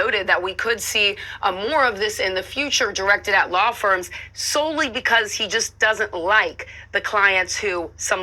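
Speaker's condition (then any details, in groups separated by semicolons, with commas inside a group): No condition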